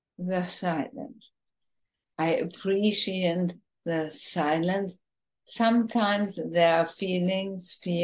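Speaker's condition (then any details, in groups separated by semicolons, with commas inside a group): ALS, bulbar form, bulbar onset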